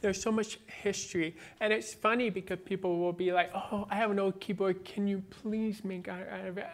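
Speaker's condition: Born deaf, cochlear implant, congenital

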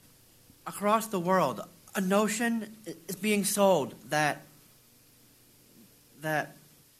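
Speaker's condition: Down syndrome; intellectual disability, processes information more slowly

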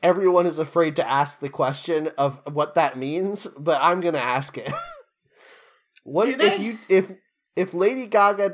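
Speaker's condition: No condition

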